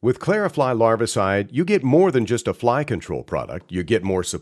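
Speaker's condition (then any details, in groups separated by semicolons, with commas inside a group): No condition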